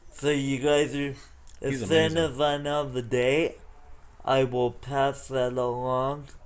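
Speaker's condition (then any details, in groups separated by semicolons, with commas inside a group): Cerebral palsy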